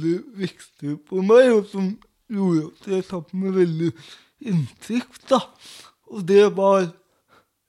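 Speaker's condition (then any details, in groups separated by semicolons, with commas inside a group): Cerebral palsy; speech difficulties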